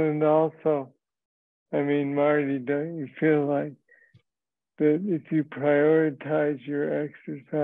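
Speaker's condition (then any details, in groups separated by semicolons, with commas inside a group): Parkinson's disease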